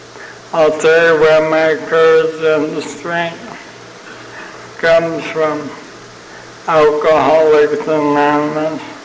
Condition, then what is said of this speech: ALS (motor neuron disease). For those of you that don't know why I'm in the wheelchair, why I'm talking like I've had a couple drinks tonight.